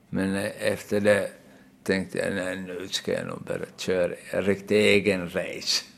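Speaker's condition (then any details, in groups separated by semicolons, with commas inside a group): Aphasia after brain injury; taken to Malmska Sjukhuset, later tested in Vasa, past seizures treated with medication, now off medication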